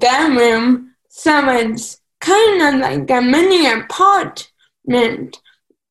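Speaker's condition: Cerebral palsy; some mental developmental delay

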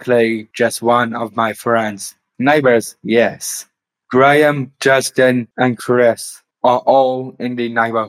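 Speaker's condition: Down syndrome; later diagnosed with autism

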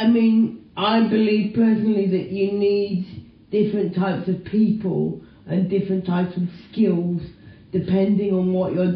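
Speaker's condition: Cerebral palsy quadriplegia; full-time electric wheelchair user

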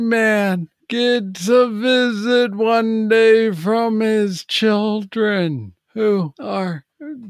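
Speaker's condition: Parkinson's disease, young onset

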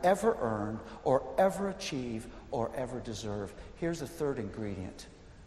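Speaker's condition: No condition

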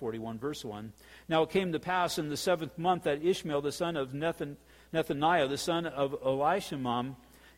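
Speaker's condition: No condition

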